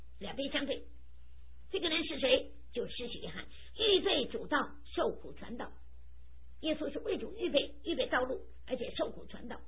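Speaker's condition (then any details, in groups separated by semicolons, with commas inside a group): No condition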